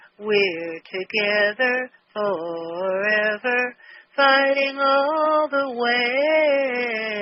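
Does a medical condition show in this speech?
No.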